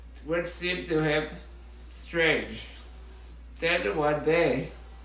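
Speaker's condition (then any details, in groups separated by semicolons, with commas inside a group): Muscular dystrophy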